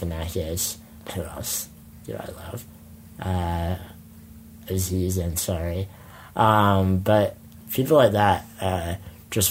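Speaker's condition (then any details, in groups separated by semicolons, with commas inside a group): Spinal muscular atrophy; congenital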